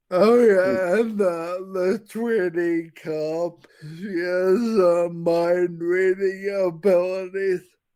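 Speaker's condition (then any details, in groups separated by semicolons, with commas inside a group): Friedreich's ataxia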